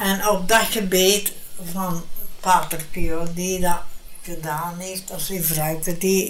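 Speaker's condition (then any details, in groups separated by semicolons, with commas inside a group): Brain hemorrhage; brain hemorrhage over 20 years ago, unable to speak afterwards; difficulty speaking, some letters no longer pronounceable, speaks less well than before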